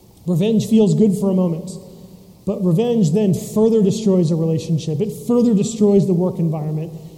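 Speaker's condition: No condition

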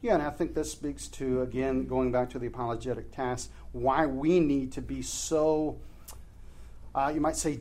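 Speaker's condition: No condition

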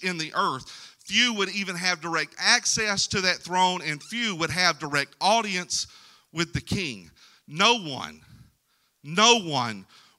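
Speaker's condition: No condition

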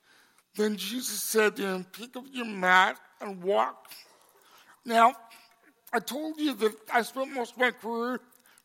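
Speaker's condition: Cerebral palsy; congenital

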